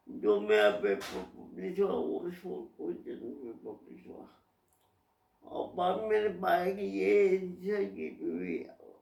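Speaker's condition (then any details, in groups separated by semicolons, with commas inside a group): Cerebral palsy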